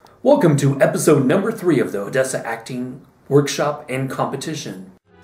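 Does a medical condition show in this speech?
No.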